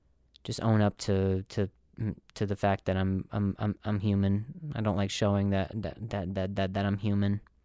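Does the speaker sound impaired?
Yes: stutter; speech coaches, practices control before shows; much improved, still stutters; very severe at first, hit himself in frustration; here repeated words.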